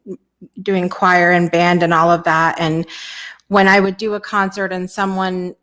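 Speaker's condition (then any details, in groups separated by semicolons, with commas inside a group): No condition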